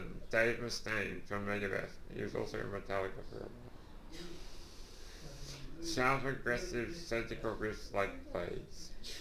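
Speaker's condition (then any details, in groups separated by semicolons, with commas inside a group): Duchenne muscular dystrophy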